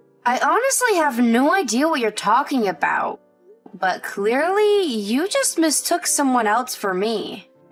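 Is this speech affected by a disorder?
No.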